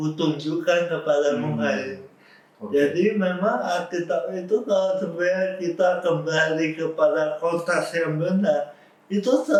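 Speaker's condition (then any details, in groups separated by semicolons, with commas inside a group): Cerebral palsy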